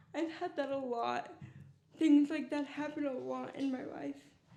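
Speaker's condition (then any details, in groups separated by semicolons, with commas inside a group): Cerebral palsy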